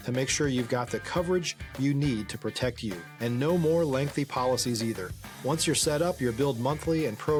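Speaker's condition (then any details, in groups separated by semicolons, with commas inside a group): No condition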